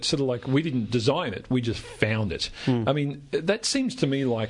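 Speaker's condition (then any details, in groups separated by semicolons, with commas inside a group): No condition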